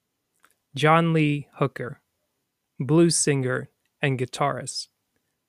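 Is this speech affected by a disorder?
No.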